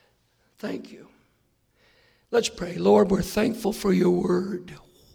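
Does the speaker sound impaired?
Yes: hoarseness after vocal cord surgery; earlier doctor attributed voice problem to aging, sought second opinion; post-surgery check few days ago, surgeon says vocal cords look much better, straight lines; hard for listeners to hear, not smooth.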